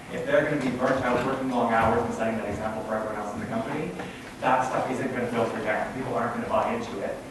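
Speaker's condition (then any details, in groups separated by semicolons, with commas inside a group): No condition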